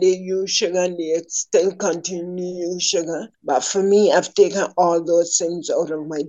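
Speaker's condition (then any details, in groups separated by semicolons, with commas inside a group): Ataxia; slowly progressive degenerative ataxia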